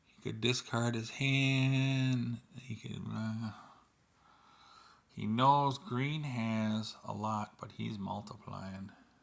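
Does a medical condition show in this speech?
No.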